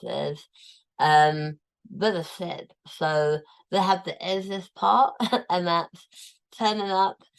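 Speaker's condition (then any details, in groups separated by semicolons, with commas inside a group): Tongue cancer, tongue removed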